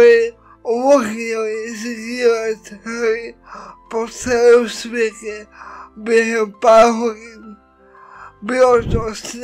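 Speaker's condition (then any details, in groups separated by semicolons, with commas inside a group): Cerebral palsy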